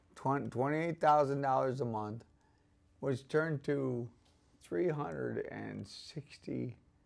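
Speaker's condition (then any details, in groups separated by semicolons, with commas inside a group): ALS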